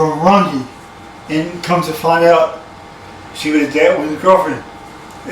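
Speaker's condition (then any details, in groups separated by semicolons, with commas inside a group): Cerebral palsy; from birth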